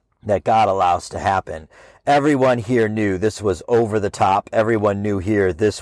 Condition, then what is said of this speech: No condition.